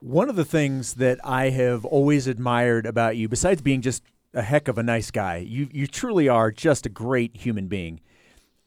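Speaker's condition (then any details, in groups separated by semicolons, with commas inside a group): No condition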